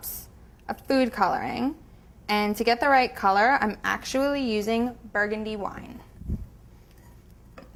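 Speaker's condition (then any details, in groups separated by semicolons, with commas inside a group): No condition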